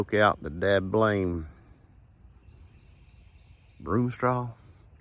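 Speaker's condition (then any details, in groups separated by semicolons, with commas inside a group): No condition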